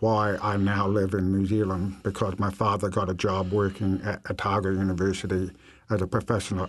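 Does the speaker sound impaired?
Yes: deafness; diagnosed at 8 years old, attended Atlanta Speech School and Druid Hills High School in America until 16.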